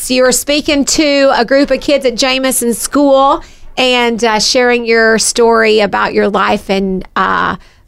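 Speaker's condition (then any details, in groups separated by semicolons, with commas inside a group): No condition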